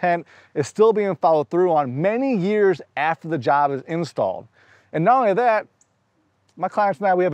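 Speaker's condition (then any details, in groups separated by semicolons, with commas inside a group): No condition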